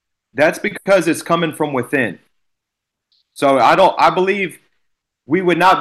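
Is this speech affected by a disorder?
No.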